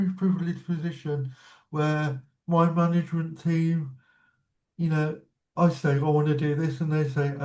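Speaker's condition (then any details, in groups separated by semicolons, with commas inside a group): Cerebral palsy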